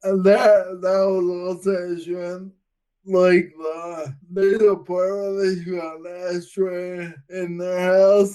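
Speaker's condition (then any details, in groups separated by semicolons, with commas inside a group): Friedreich's ataxia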